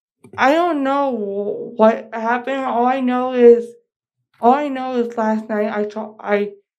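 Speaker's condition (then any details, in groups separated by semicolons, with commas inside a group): Cerebral palsy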